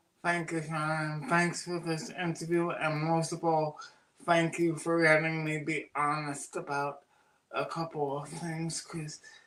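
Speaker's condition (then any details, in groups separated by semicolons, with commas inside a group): Cerebral palsy; oxygen loss at birth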